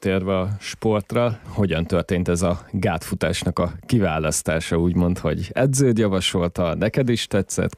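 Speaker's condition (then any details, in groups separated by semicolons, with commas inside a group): No condition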